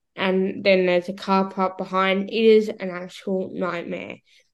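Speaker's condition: Cerebral palsy; carries spare cochlear implant

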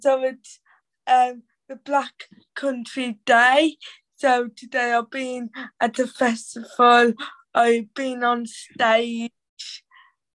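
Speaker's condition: Cerebral palsy; cerebral palsy voice harder to understand, Black Country accent, needs extra time to get words out

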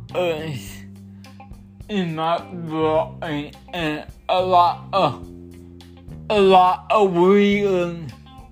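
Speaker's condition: Cerebral palsy

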